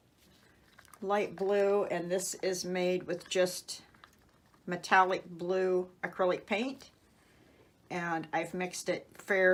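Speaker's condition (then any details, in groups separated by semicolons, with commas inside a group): No condition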